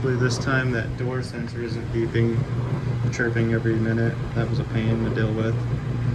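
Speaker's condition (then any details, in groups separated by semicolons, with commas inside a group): No condition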